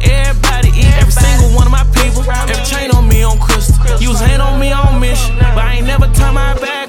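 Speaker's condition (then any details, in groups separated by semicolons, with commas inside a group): No condition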